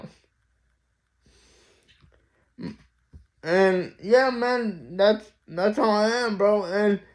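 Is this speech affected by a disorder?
Yes: mild cerebral palsy.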